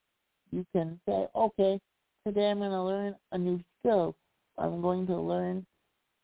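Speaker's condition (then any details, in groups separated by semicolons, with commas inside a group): Cerebral palsy; past challenges speaking up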